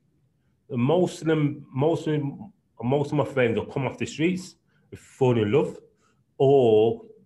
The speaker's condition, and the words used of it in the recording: Stuttering. Like, everybody know I got stutter problems. I can't talk straight, but I will deal with.